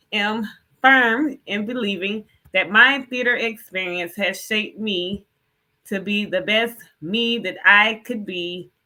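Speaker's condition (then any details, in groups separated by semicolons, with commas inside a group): No condition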